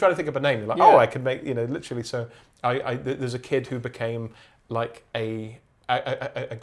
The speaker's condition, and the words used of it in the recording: Stuttering. I've got a stammer, and I grew up with a very bad stammer.